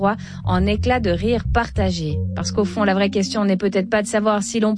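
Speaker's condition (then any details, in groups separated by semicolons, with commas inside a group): No condition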